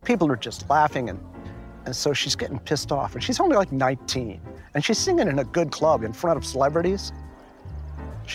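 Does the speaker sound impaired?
No.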